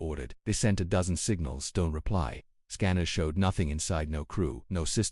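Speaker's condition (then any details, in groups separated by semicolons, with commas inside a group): No condition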